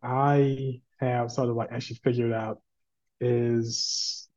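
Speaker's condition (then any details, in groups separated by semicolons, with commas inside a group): Stuttering; stutter since childhood, severe in youth, older brother also stuttered, past stuttering therapy; no longer in therapy, open about stuttering; stuttered a lot in job interviews, missed job opportunities; prolonged sounds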